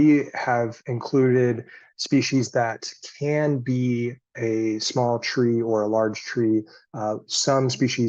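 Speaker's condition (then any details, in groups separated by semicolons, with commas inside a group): No condition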